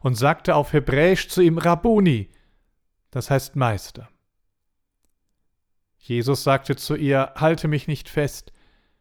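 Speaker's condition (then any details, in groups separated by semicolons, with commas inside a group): No condition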